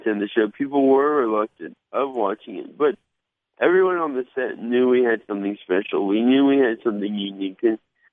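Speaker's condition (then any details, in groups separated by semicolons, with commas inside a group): Cerebral palsy; mild slur, varies by day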